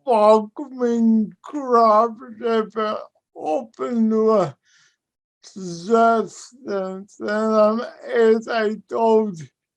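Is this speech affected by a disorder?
Yes: cerebral palsy.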